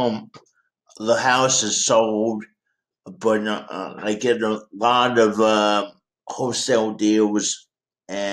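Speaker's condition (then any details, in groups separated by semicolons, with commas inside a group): Cerebral palsy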